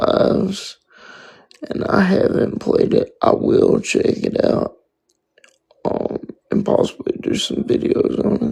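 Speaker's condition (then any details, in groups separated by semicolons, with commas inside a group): Spastic quadriplegic cerebral palsy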